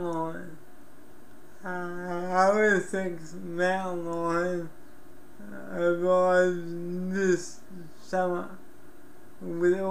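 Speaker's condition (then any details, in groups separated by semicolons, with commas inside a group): Cerebral palsy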